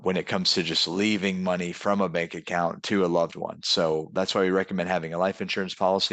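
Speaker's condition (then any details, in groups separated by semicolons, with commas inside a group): No condition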